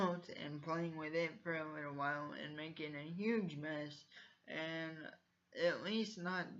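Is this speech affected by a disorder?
Yes: cerebral palsy; from birth, uses wheelchair.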